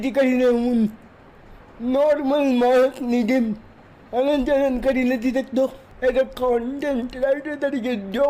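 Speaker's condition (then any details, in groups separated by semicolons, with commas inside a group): Cerebral palsy; cerebral palsy, hands nonfunctional; 80% physical disability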